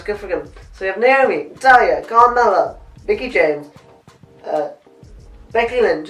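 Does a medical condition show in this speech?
No.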